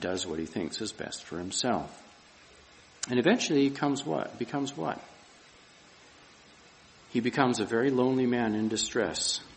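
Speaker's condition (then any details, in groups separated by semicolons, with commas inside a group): No condition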